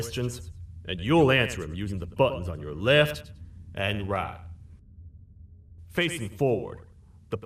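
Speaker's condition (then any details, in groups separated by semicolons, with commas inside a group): No condition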